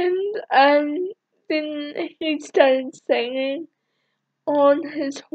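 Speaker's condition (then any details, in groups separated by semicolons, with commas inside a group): Cerebral palsy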